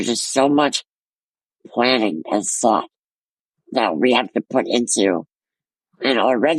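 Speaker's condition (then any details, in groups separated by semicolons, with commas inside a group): Muscular dystrophy; congenital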